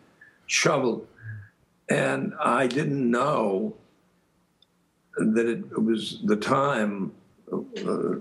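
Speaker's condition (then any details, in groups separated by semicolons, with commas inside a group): Aphasia; speech stops, and things like that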